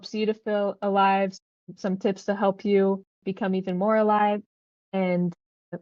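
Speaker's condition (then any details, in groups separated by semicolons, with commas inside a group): No condition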